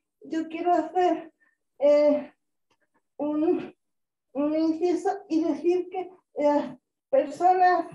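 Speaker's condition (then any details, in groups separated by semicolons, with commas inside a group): Cerebral palsy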